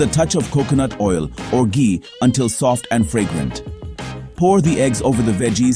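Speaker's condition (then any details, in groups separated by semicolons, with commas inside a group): No condition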